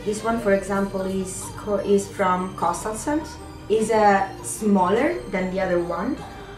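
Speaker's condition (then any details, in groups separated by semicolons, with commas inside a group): No condition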